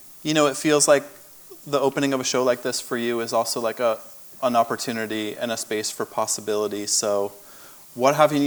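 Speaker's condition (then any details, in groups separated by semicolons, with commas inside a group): No condition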